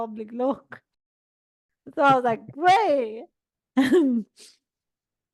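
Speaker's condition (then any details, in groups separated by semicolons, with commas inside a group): Cerebral palsy; all four limbs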